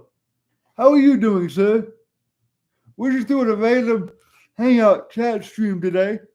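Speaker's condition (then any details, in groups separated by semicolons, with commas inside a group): Cerebral palsy; voice tone sometimes odd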